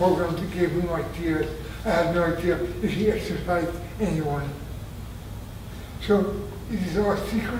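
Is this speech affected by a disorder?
Yes: traumatic brain injury; near-fatal injury.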